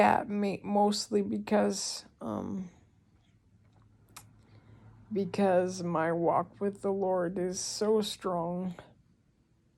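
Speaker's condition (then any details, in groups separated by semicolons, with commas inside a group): ALS; breathing expected to worsen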